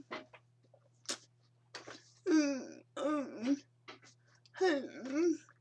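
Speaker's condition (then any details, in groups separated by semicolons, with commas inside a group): Cerebral palsy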